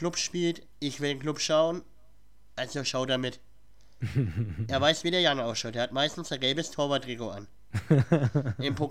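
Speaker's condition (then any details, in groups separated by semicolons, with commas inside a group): Cleft palate; has a cold at recording; cleft palate audible in speech, plus cold at recording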